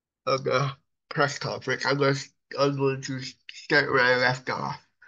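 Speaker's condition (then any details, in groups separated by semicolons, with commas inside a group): Cerebral palsy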